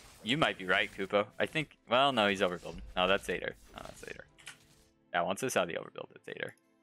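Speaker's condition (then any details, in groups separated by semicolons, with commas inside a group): No condition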